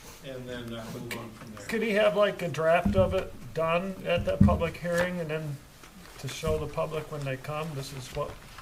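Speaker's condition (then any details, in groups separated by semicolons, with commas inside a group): No condition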